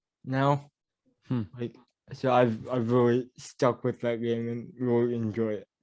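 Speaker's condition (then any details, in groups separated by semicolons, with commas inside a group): Cerebral palsy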